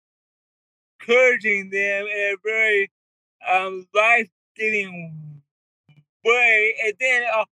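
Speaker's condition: Cerebral palsy; wheelchair user

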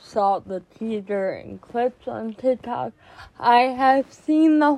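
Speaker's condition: Cerebral palsy; more jerking in class

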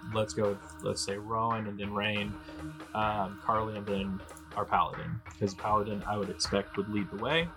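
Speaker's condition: No condition

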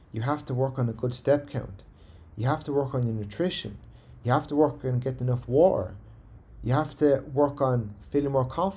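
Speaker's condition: No condition

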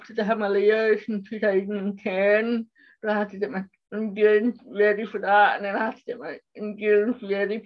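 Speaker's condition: Cerebral palsy; speech impairment

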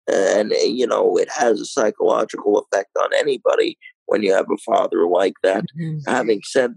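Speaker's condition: Cerebral palsy, mild

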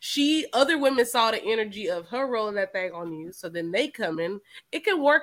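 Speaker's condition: No condition

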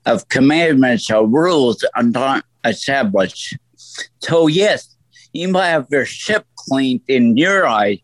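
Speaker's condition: Stroke; voice altered since stroke, lasting effect

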